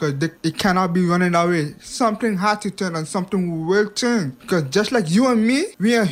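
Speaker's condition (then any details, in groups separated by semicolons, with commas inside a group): Hearing impairment; past speech impediment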